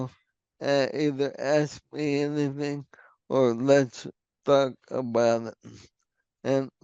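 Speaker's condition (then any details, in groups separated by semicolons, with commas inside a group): ALS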